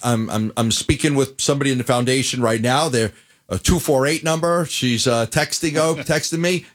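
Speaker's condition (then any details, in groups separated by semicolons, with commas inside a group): No condition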